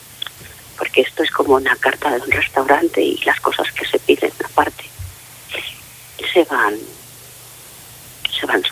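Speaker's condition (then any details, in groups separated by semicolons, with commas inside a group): Facial palsy; age 47 now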